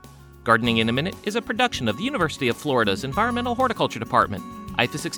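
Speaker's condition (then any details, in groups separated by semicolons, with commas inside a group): No condition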